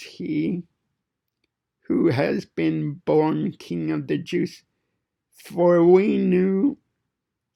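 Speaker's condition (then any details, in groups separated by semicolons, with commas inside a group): Cerebral palsy; fine motor impairment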